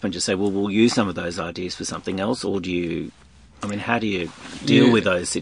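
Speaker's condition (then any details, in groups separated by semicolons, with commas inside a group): No condition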